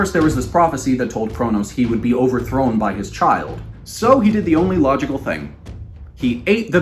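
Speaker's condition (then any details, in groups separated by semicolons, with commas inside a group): No condition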